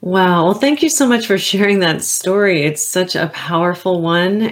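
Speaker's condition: No condition

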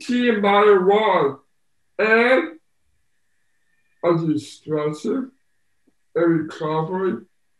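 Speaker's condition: Down syndrome

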